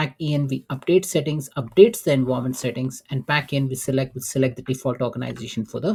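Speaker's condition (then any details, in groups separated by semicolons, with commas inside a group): No condition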